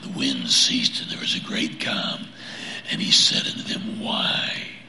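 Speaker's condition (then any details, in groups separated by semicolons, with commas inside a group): Laryngeal cancer; vocal cord cancer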